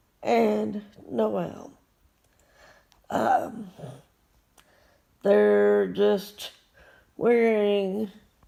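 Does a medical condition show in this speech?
Yes: cerebral palsy.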